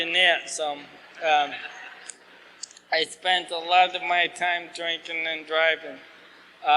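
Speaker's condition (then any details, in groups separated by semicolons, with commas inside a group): ALS; asked to talk slower, clearer, losing voice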